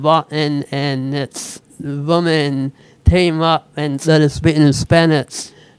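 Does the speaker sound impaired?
Yes: speech impediment; Google translator voice input once misrecognized speech.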